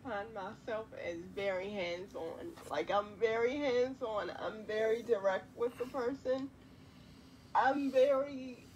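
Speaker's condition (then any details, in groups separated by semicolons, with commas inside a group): Quadriplegic cerebral palsy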